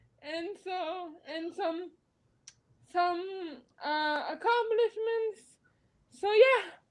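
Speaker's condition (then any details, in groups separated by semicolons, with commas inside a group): Cerebral palsy; spasticity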